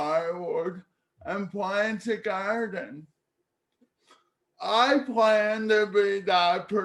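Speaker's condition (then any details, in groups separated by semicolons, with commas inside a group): Cerebral palsy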